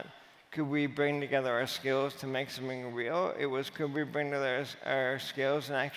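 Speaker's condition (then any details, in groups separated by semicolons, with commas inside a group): Amyotrophic lateral sclerosis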